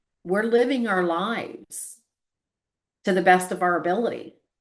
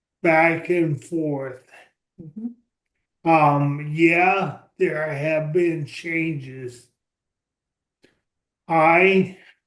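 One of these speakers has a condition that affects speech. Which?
The second: ALS.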